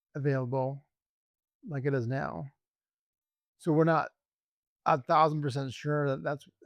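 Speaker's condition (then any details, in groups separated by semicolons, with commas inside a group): ALS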